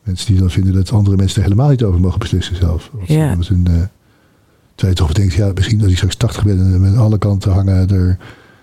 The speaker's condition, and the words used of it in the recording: Parkinson's disease. En daaronder heb ik een soort kaakspasme.